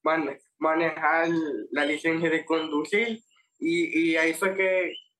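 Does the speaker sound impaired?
Yes: Down syndrome; adult man aged 26 to 27.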